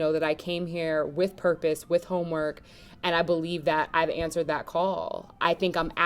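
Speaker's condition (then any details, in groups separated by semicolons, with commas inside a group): No condition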